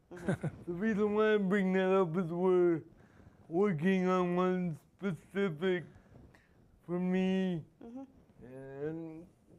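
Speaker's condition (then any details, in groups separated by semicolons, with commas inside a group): Spastic quadriplegia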